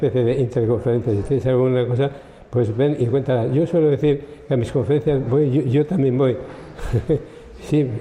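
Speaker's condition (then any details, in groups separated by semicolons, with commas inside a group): Parkinson's disease; about 19 years since onset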